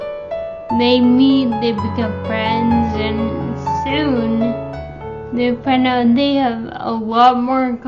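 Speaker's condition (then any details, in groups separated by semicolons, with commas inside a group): Friedreich's ataxia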